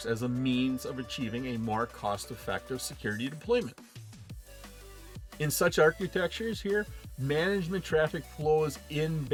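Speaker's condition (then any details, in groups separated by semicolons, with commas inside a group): No condition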